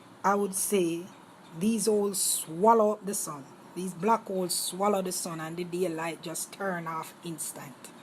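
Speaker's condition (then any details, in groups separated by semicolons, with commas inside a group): No condition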